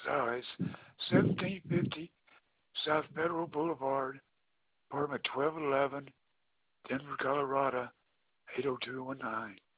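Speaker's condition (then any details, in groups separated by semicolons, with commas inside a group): Throat cancer; hard to talk, agent says speech understandable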